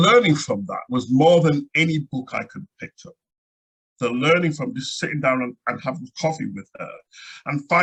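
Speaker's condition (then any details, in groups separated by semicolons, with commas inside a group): No condition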